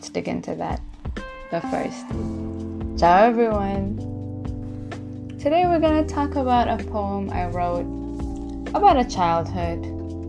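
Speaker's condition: No condition

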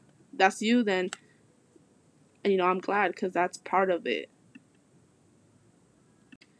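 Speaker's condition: No condition

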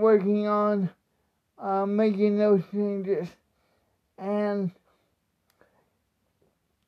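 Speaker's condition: Cerebral palsy; speech not affected by disability

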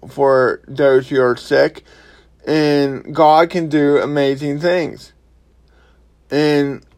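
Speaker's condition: Cerebral palsy; not healed

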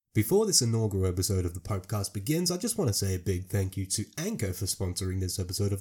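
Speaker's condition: No condition

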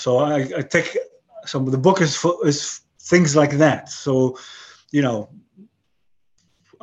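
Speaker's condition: Aphasia after stroke; aphasia caused by stroke

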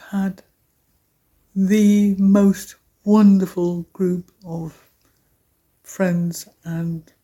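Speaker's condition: Aphasia after stroke; aphasia after stroke affecting speaking, reading and writing, relearned counting through knitting; attends aphasia speaking group, reading text still very difficult; loses words mid-sentence, quieter voice, initially could not speak, speaking German with brother helped

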